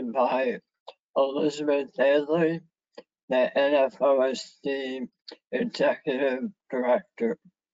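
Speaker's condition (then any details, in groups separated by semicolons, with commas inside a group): Head and neck cancer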